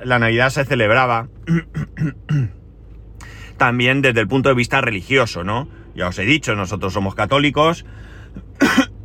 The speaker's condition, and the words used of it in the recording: None; typical speech.